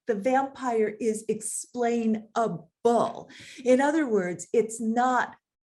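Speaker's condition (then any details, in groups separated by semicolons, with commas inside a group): No condition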